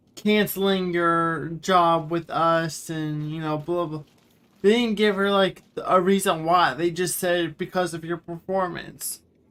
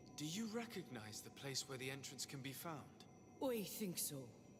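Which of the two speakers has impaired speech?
The first: cerebral palsy; wheelchair user.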